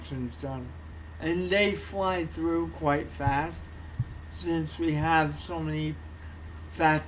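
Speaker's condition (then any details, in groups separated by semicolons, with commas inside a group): Cerebral palsy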